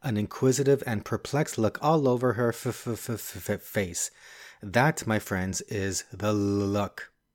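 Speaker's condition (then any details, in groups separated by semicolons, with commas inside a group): Stuttering; stuttering that comes and goes, occasional very severe episodes, voluntary stuttering a goal, finds it hard; repeated words, prolonged sounds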